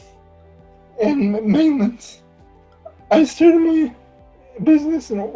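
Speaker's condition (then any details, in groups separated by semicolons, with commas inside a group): Cerebral palsy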